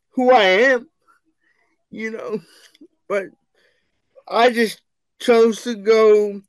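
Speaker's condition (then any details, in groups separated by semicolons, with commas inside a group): Cerebral palsy; wheelchair bound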